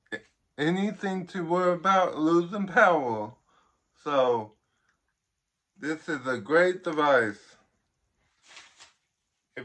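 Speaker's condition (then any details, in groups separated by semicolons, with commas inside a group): Ataxic cerebral palsy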